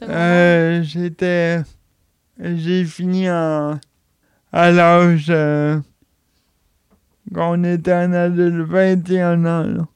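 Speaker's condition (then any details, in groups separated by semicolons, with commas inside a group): Cerebral palsy; age 31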